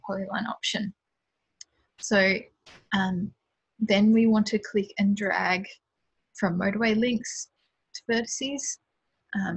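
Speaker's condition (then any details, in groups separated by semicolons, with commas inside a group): No condition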